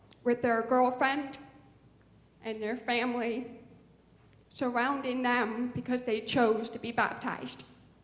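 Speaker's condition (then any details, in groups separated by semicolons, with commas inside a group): Deafness; born deaf, cochlear implant chosen by doctor father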